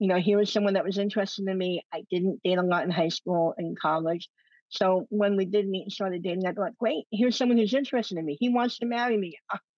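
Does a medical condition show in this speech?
Yes: cleft lip and palate; congenital cleft lip and palate, no single known cause, multiple surgeries throughout life, ongoing medical and dental needs; adult.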